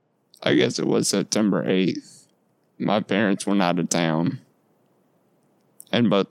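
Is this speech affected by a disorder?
Yes: Duchenne muscular dystrophy; lifelong, muscle atrophy and weight loss, muscle and fat lost around tailbone, repositioned in bed by mother.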